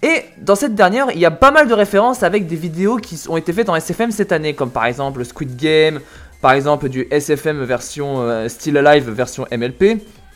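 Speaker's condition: No condition

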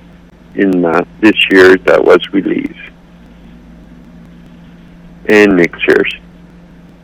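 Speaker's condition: Cerebral palsy; accepts own voice

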